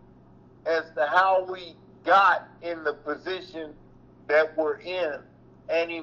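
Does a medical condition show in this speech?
Yes: cerebral palsy; reports being back on feet, running in yard days after taking ImmuCyst supplement.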